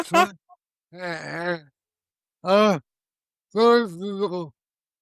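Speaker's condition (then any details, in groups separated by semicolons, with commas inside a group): Cerebral palsy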